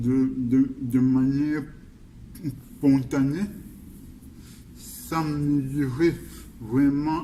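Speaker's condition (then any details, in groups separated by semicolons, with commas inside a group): Cerebral palsy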